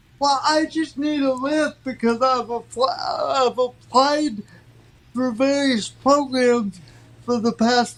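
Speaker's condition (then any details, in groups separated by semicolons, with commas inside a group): Cerebral palsy; from birth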